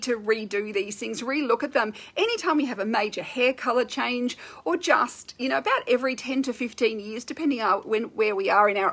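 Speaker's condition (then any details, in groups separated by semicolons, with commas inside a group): No condition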